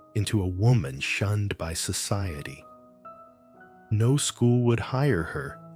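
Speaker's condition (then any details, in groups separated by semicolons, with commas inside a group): No condition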